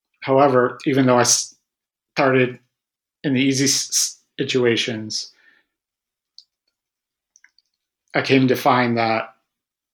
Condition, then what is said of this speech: Stuttering. And to me, open stuttering is reducing my reactivity to everything that happens when I stutter that essentially allows me to stutter openly and more easily and without the struggle.